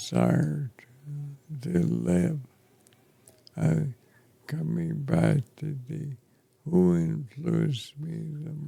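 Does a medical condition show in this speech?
Yes: ALS; affects chest and throat.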